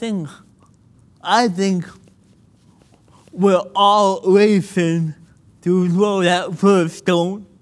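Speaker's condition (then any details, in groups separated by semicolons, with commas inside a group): Cerebral palsy; occupational therapy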